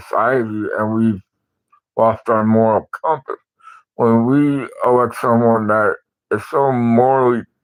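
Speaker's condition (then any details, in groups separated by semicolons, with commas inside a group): Parkinson's; speech impediment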